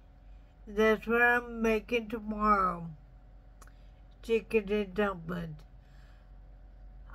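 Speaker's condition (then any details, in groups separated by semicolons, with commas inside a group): Traumatic brain injury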